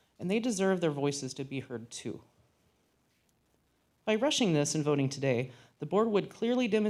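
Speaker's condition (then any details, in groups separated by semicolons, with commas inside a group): No condition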